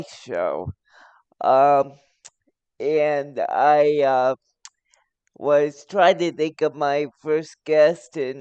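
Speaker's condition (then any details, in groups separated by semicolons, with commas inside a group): Cerebral palsy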